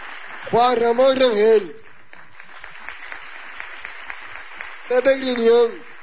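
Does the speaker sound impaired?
Yes: Down syndrome.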